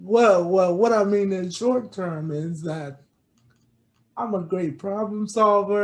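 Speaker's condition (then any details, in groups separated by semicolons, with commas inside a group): Cerebral palsy; brain damage, diagnosed in infancy, spastic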